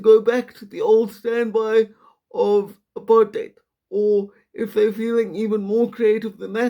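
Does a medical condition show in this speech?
Yes: quadriplegic cerebral palsy.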